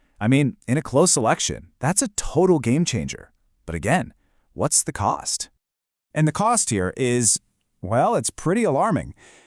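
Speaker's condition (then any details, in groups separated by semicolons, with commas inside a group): No condition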